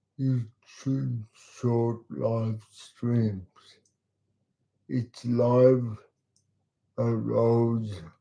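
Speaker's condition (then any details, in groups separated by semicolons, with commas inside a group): Cerebral palsy; talks slowly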